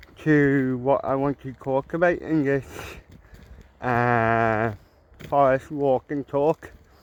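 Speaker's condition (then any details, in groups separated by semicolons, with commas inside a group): Cerebral palsy; mild, ataxic type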